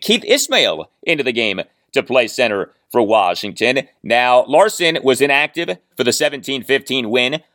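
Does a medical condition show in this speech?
No.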